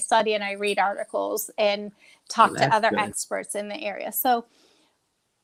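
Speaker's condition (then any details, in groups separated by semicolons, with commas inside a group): No condition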